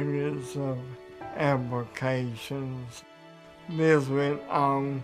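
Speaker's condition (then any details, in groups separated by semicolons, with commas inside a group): Mild cerebral palsy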